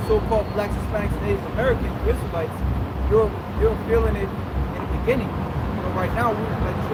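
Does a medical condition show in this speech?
No.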